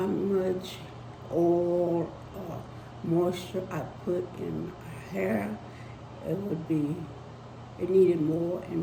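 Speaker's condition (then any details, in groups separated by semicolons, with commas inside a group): Spinal neurosarcoidosis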